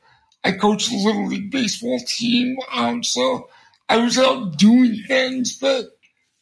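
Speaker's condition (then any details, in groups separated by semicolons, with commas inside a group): Cerebral palsy; congenital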